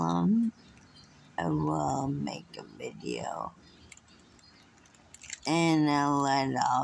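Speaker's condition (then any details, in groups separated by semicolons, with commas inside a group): Friedreich's ataxia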